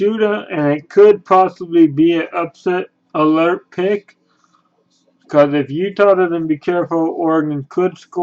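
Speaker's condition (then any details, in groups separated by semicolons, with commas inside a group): Cerebral palsy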